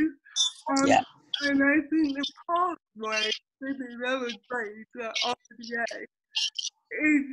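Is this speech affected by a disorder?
Yes: cerebral palsy.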